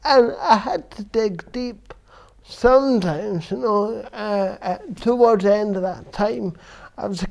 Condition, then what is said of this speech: Cerebral palsy. It's very individual to you. For myself, it affects obviously my verbal